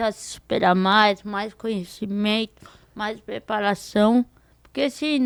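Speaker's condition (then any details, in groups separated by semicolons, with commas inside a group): Cerebral palsy; diparetic form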